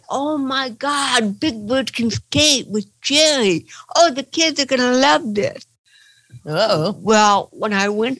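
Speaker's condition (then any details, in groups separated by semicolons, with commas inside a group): Cerebral palsy; past Botox dependence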